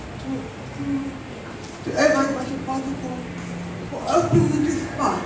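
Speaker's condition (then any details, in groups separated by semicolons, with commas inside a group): Cerebral palsy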